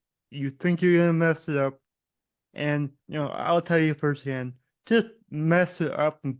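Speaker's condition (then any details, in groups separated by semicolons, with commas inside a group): Cerebral palsy; present from birth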